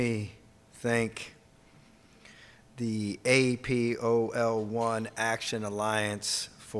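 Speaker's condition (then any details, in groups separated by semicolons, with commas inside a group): No condition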